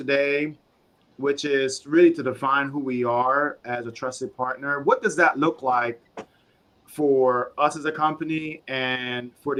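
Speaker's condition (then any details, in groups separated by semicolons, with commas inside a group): No condition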